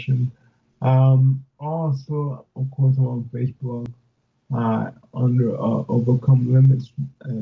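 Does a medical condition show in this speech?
Yes: cerebral palsy; speech affected.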